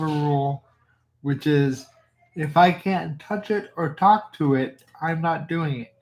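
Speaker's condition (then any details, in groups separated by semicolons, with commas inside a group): Cerebral palsy; reliable voice, uses voice control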